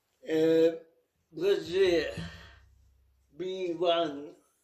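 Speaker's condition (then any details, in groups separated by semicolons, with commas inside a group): Cerebral palsy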